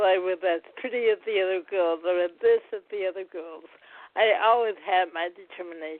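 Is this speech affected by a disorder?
Yes: cerebral palsy; speech disability, had speech therapy.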